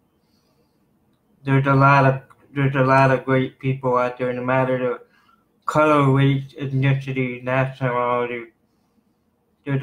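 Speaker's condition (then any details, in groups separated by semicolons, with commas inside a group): Cerebral palsy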